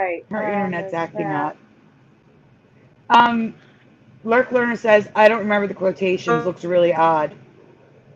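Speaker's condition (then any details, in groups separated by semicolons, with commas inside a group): No condition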